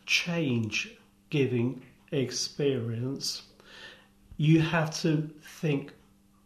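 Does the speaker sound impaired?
Yes: aphasia; aphasia after stroke, right-sided weakness, early cognitive difficulties telling time and drawing shapes; attends Discover aphasia groups run by speech and language therapists, greatly improved; communicates reasonably well but needs time, words often escape, speaks slowly and clearly, reading, writing affected.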